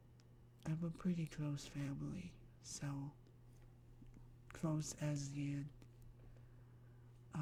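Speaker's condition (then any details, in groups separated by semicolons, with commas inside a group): Myasthenia gravis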